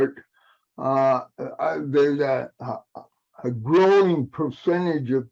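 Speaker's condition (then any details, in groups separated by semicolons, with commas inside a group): Cerebral palsy; aging adult, past 40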